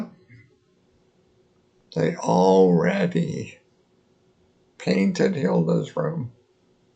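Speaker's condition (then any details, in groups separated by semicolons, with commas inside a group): Multiple sclerosis; lives in care home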